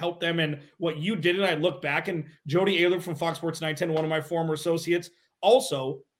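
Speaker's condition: No condition

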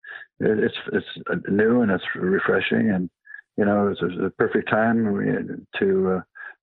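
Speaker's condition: Parkinson's; past cancer

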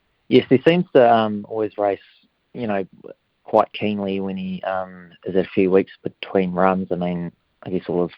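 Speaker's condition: No condition

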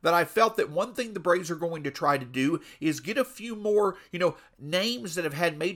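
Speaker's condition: No condition

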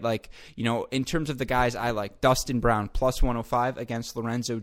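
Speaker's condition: No condition

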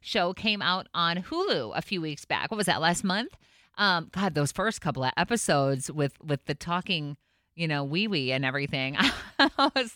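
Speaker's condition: No condition

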